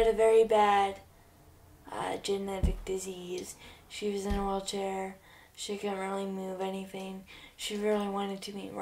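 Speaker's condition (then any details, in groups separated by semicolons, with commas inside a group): Cerebral palsy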